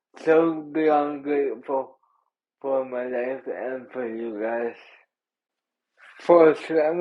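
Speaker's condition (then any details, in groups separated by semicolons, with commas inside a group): Cerebral palsy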